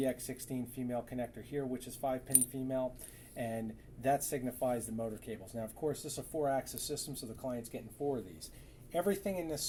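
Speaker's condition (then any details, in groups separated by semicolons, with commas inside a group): No condition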